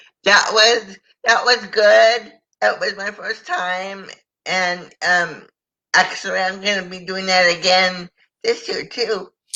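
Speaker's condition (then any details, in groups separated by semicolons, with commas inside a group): Cerebral palsy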